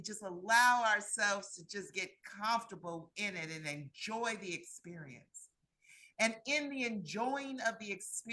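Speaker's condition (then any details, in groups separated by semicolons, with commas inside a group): No condition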